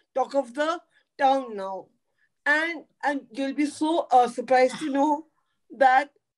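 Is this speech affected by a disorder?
Yes: cerebral palsy; floppy limbs.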